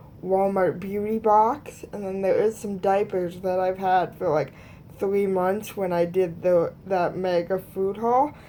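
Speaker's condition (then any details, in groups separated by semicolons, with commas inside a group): Cerebral palsy; both hands affected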